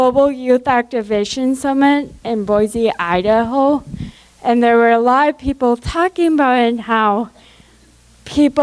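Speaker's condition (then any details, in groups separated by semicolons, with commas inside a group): Cerebral palsy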